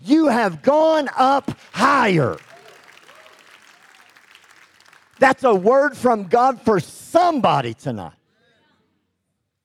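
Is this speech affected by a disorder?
Yes: cleft lip and palate; expected never to be able to speak.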